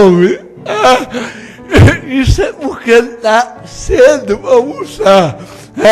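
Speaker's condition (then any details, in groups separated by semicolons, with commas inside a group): Cerebral palsy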